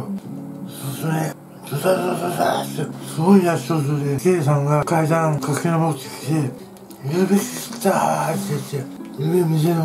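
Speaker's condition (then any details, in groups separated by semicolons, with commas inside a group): Tongue cancer, partial glossectomy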